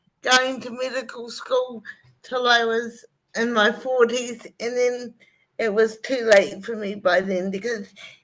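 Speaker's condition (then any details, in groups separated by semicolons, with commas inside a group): Cerebral palsy; from birth, lifelong wheelchair use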